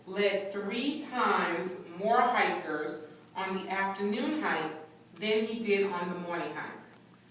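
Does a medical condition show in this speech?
No.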